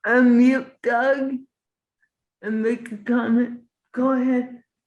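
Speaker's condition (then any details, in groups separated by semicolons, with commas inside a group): Cerebral palsy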